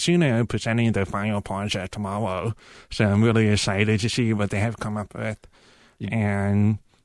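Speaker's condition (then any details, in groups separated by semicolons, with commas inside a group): Profound deafness; now hears sounds such as rain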